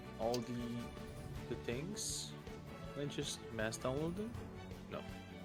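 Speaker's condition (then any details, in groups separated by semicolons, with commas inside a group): No condition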